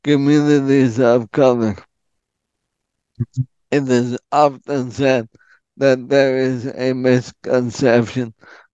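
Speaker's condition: ALS; frequent throat clearing, frequent hesitation fillers, speaks in full sentences

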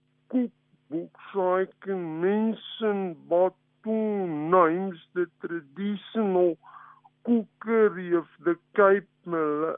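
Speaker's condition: Cerebral palsy; affects speed of communication

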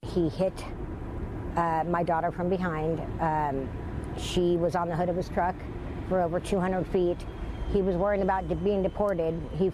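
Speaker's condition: No condition

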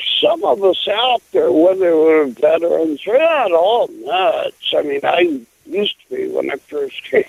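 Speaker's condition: Stroke; stroke at age 75; recent stroke; apologizes for presentation of speech after stroke, asks listeners to look for substance

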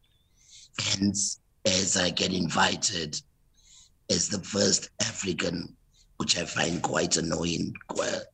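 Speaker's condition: Total laryngectomy; total laryngectomy for rare laryngeal cancer, suspected chondrosarcoma, surgeon Dr. Ismail, five operations, 24 days ICU; no natural voice, earlier Stephen Hawking-like voice, prior huskier voice, spasmodic dysphonia diagnosed

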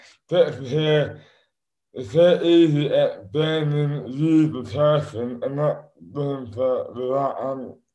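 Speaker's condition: Dystonia; affects speech and hands

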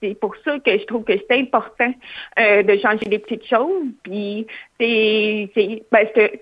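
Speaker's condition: Hearing loss, cochlear implant; hard of hearing, cochlear implant surgery at age four

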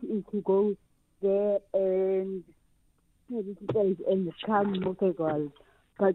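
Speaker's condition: Cerebral palsy; cerebral palsy from birth, previously unable to swim, now swims and competes in adaptive surfing; surfs with helper pushing into wave, rides wave to end

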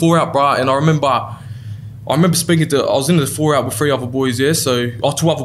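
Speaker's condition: No condition

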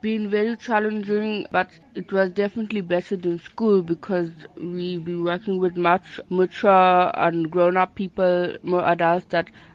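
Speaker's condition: Bilateral sensorineural hearing loss; onset age 4 after mumps complications, both ear nerves dead, failed nerve repair, four grommet surgeries; speech never fully clear, long-term speech therapy to maintain speech

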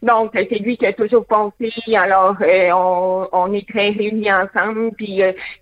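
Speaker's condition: Hearing loss with cochlear implant; hard of hearing, born deaf, total silence when implant removed in water, lip reading helps; phone understanding varies by person

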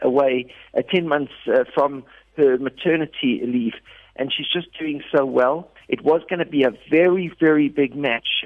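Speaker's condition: No condition

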